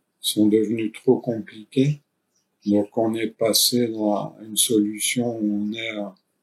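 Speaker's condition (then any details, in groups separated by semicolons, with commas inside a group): ALS; noninvasive ventilation at night for two-three months; increasing difficulty speaking, mainly due to breath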